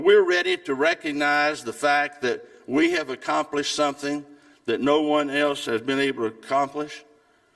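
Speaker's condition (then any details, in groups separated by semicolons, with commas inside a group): No condition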